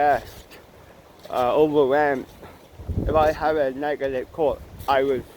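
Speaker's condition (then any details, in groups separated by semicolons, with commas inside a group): Cerebral palsy; mild, ataxic type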